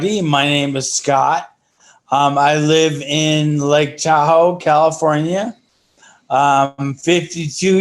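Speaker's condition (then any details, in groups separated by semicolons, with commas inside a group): ALS; spasticity as early symptom; breathing affected after injection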